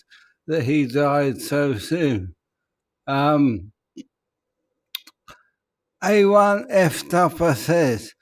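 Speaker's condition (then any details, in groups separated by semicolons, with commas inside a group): ALS; voice may sound peculiar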